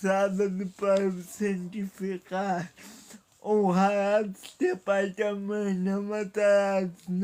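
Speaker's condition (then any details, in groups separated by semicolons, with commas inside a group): Paralysis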